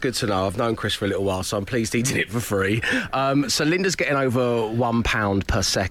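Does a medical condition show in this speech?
No.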